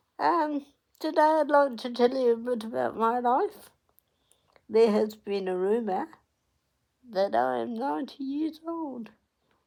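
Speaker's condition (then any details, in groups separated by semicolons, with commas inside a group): Cerebral palsy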